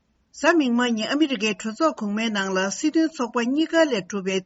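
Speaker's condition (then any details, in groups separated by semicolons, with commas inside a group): No condition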